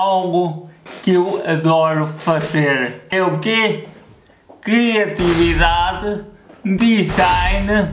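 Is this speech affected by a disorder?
Yes: cerebral palsy.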